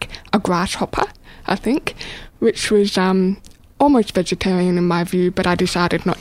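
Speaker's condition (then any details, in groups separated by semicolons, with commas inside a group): Deafness, born deaf; probably congenital deafness, diagnosed at age 3.5, twin brother and older sister also deaf; uses spoken English and Auslan (Australian sign language), signing since age 16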